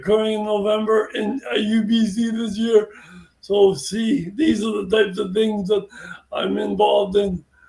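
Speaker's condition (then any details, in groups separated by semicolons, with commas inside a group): Brain injury; speech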